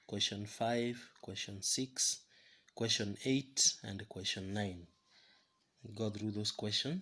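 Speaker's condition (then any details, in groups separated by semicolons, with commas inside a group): No condition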